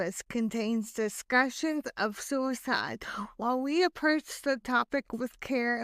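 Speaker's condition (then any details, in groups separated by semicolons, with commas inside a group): Hemiplegic cerebral palsy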